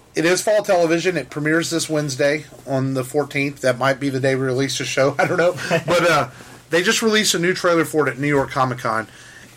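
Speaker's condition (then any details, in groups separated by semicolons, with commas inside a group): No condition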